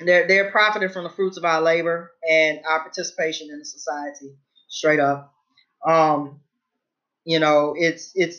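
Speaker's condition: No condition

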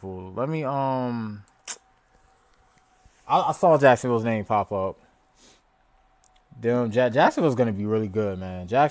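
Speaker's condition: No condition

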